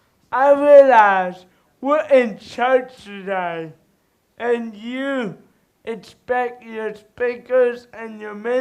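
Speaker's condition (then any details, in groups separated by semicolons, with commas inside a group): Cerebral palsy; speech slightly improved recently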